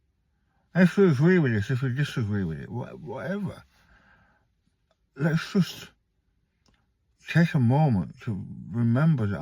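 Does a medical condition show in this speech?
Yes: stage 4 tongue cancer, hemiglossectomy.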